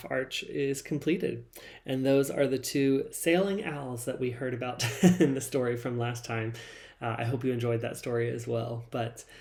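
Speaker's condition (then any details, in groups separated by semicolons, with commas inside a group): No condition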